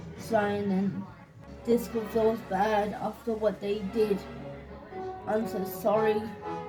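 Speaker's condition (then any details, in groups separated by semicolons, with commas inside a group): Cerebral palsy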